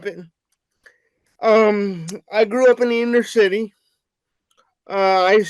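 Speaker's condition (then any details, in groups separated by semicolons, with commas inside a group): Cerebral palsy; wheelchair user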